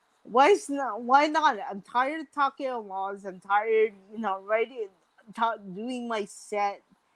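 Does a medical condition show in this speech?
Yes: mild cerebral palsy.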